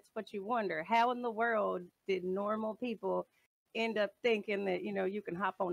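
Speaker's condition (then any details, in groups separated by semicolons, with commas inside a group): No condition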